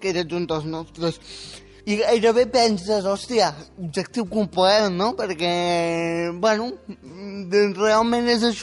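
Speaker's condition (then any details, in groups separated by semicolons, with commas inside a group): Spastic quadriplegic cerebral palsy; doctor error suspected but unproven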